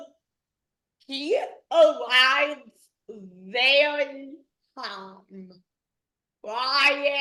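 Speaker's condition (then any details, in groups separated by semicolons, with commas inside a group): Dystonia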